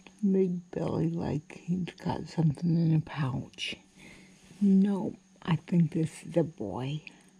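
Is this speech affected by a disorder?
Yes: cerebral palsy.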